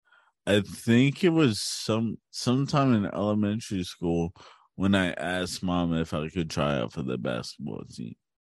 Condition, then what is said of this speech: Cerebral palsy. You might start to think I have a disability when you hear me speak, or when you see me walk and you realize that I have a